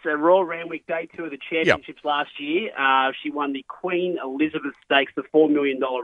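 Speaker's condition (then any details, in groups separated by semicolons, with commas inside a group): No condition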